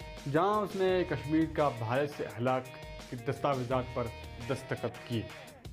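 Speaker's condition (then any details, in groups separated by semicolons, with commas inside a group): No condition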